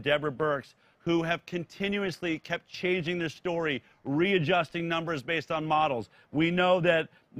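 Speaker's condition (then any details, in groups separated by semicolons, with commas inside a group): No condition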